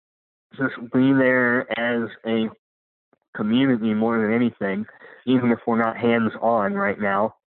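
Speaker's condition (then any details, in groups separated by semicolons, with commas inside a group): Cleft lip and palate; congenital, extreme leg deformities, many leg operations, full-time wheelchair at 13, bilateral above-knee amputation at 14; uses leg prostheses, running prostheses from Challenge Athlete Foundation grant, runner and triathlete; speech impediment, harder for new people to understand at first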